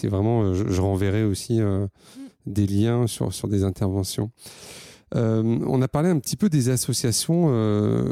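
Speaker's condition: No condition

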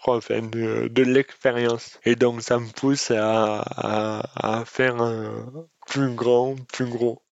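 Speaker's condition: Dystonia; congenital

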